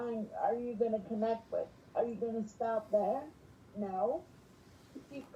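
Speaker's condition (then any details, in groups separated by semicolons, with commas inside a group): Spastic quadriplegic cerebral palsy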